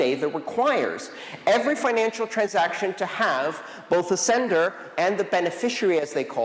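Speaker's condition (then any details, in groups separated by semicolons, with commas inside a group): No condition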